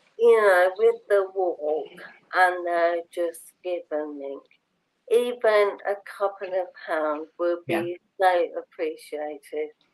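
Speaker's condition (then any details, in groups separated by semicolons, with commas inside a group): Motor neurone disease; bulbar onset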